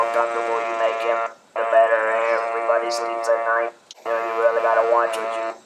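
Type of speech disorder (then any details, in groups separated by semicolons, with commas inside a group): Electrolarynx speech; laryngectomy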